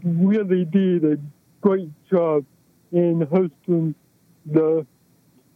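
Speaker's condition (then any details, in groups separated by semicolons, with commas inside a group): Cerebral palsy; affecting movement, balance and posture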